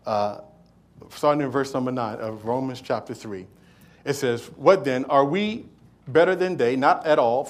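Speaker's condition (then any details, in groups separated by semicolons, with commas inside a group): No condition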